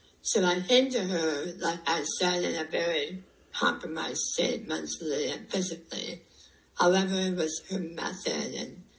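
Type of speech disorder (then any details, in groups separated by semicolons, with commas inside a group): Speech after partial glossectomy; head and neck cancer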